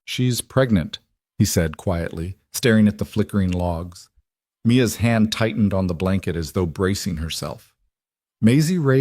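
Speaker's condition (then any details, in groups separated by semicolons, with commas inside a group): No condition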